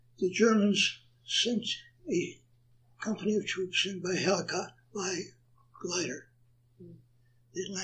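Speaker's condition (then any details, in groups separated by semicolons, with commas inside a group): Parkinson's; attributed to Agent Orange exposure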